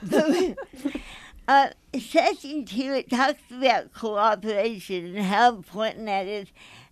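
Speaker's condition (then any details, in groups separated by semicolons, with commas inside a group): Mild cerebral palsy; mild cerebral palsy affecting speech; difficult to understand at first, easier once listener adjusts; hard to understand initially, listeners must listen closely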